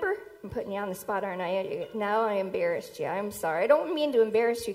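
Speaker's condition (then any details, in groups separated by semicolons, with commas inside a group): No condition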